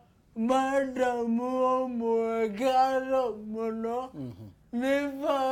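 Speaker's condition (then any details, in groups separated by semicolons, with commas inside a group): Cerebral palsy; speaks slowly, speaking effortful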